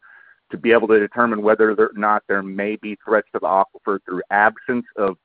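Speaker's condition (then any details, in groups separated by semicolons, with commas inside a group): No condition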